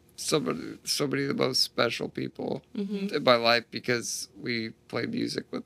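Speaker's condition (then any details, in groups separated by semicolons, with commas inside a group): Duchenne muscular dystrophy; no family history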